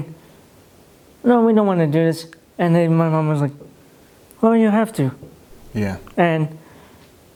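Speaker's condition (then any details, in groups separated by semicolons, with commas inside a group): Cerebral palsy; no speech therapy, some words hard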